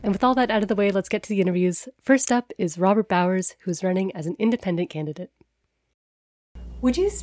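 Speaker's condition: No condition

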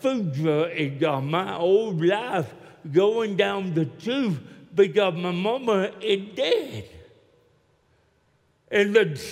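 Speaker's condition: Cerebral palsy; Arkansas

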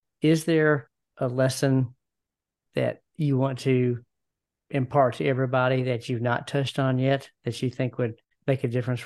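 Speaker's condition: No condition

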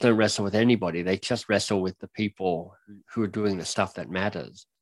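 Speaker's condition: Cleft lip and palate; speech impediment

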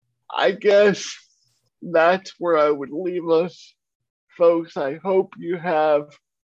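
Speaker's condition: Cerebral palsy; uses a wheelchair

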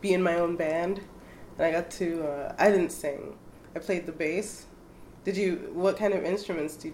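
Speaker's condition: No condition

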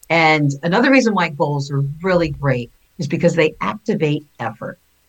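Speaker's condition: No condition

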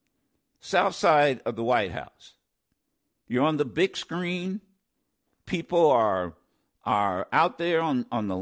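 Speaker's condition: No condition

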